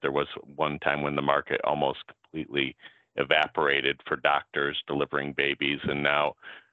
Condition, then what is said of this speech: None; typical speech.